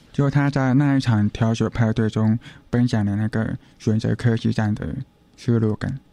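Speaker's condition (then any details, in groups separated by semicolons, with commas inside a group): Hearing impairment; wears hearing aids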